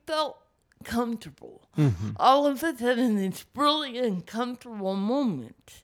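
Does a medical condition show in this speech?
Yes: cerebral palsy; cerebral palsy affects speech, voice sounds different, speaking is hard.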